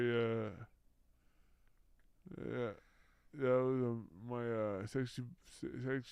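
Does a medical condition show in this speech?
Yes: brain injury.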